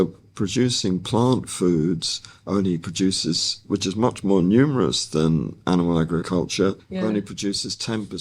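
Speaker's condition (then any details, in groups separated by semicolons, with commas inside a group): No condition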